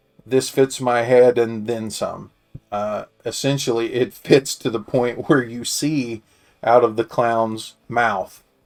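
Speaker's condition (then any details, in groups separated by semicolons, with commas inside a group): No condition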